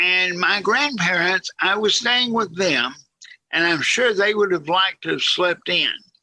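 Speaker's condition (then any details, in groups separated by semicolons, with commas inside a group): Cerebral palsy, severe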